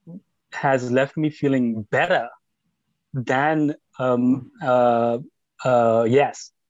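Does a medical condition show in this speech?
Yes: stutter; stutter since age nine, severe until about 25, 10-day slow-speech therapy clinic, once completely fluent; stutter still evident on podcast; pauses, words sometimes stuck, more fluent at slower rate, switches feared words, fluent talking to self; here repeated sounds, prolonged sounds.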